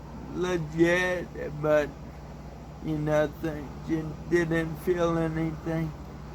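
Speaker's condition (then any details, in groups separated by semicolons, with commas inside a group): Cerebral palsy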